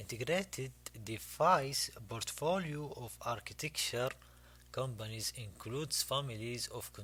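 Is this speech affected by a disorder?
No.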